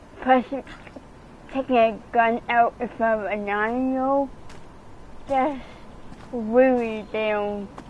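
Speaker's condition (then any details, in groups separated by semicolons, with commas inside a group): Cerebral palsy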